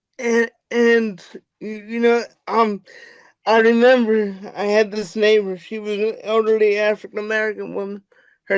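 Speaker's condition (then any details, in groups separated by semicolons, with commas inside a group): Cerebral palsy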